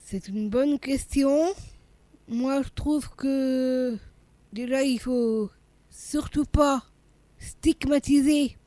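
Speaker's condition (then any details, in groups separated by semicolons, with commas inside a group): Down syndrome; congenital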